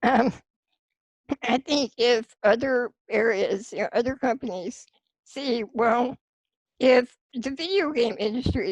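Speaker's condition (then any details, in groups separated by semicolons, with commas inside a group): Spinal muscular atrophy; type 2, since childhood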